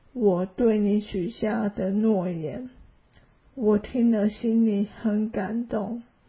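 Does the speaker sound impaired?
Yes: ALS; hand weakness, cannot write, type or grasp, arm muscle atrophy, cause unknown, year of immunoglobulin injections; worsening, whole-body involuntary muscle twitching, poor stamina, needs help dressing, brushing teeth, bathing; slower speech, quieter voice.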